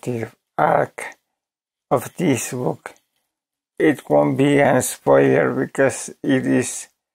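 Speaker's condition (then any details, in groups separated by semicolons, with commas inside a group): ALS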